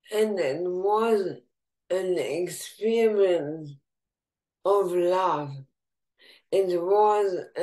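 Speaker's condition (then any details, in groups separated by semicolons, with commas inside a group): ALS, bulbar form, bulbar onset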